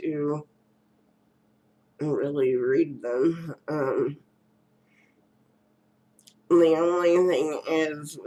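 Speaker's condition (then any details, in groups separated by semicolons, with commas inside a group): Cerebral palsy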